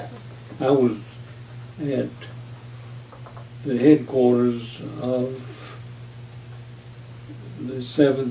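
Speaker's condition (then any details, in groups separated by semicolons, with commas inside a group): Parkinson's disease; about two years since onset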